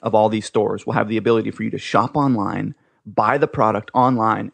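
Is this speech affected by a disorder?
No.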